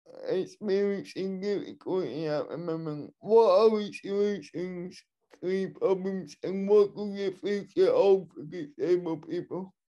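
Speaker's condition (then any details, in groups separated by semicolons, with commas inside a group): Cerebral palsy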